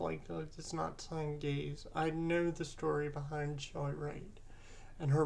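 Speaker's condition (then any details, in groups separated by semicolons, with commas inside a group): Cerebral palsy; present from birth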